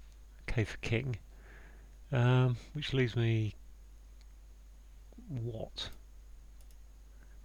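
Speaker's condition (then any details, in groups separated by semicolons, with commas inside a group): No condition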